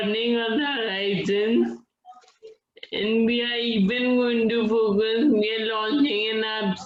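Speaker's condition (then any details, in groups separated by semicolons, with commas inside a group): Friedreich's ataxia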